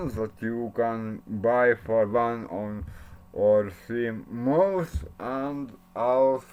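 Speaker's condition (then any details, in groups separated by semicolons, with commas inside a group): Cerebral palsy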